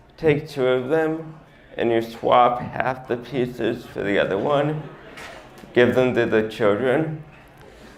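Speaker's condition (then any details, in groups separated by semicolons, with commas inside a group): Mild ataxic cerebral palsy; ataxic form, from birth, caused by oxygen deprivation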